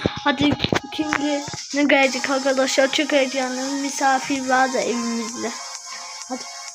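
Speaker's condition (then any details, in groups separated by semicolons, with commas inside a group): No condition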